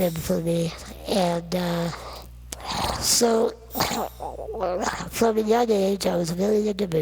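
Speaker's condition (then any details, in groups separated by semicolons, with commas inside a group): Non-progressive muscular dystrophy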